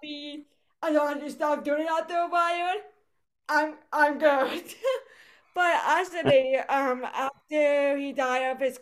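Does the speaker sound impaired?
Yes: cerebral palsy; electric wheelchair for travel.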